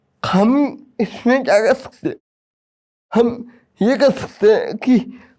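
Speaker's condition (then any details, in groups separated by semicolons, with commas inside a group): Cerebral palsy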